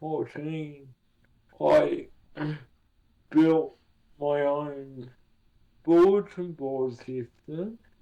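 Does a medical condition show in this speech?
Yes: cerebral palsy.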